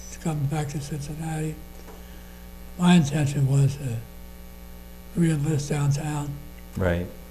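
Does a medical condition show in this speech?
Yes: Parkinson's disease.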